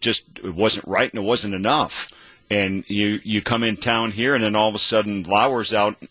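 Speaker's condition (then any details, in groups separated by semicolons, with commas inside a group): No condition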